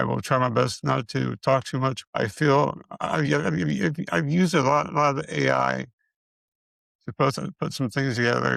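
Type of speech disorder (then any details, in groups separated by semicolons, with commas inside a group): Dysarthria; multiple system atrophy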